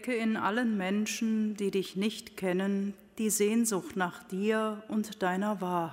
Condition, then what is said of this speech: None; typical speech.